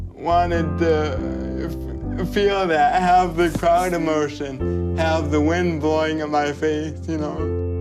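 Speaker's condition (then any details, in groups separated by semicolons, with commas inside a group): Cerebral palsy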